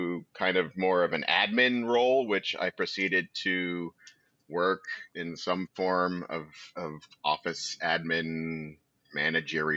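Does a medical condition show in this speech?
No.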